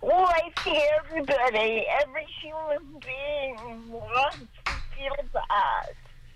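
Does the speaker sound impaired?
Yes: cerebral palsy, mild; slight speech impediment, capable of speaking, perfectly understood by hosts.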